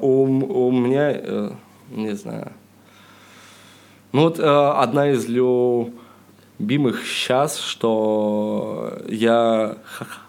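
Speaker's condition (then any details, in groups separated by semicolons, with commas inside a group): Stuttering, mild; persistent stutter, unable to get rid of it; stand-up comic, opens sets with jokes warning about stutter; slight stutter, sound and part-word repetitions, blocks, fillers, self-interruptions; repeated sounds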